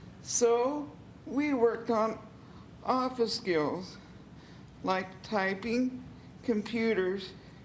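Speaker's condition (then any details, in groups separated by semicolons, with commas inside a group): Cerebral palsy; physical limitations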